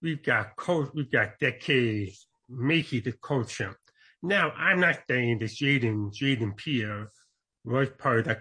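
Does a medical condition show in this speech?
Yes: deafness, congenital; deaf accent, tries to speak as clearly as possible.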